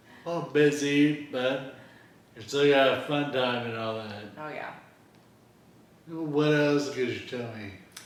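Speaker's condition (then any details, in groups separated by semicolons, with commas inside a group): Friedreich ataxia; inherited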